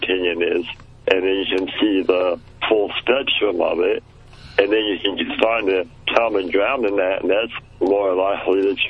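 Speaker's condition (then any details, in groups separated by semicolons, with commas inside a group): Muscular dystrophy; childhood onset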